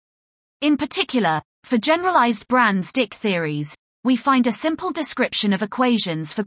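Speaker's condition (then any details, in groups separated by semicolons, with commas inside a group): No condition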